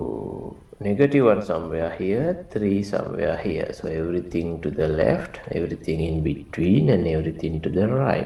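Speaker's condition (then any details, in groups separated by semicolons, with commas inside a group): No condition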